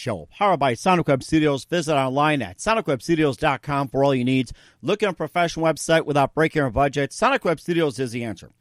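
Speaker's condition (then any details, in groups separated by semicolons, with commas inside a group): No condition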